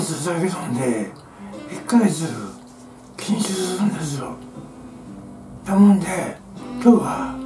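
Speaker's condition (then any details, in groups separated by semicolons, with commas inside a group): Tongue cancer, partial glossectomy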